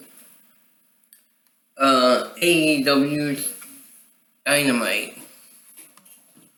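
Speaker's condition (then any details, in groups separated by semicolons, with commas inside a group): Cerebral palsy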